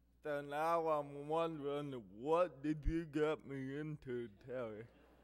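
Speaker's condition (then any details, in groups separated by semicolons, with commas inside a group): Cerebral palsy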